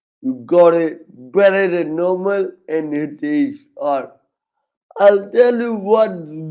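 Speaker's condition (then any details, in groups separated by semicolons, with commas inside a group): Cerebral palsy, severe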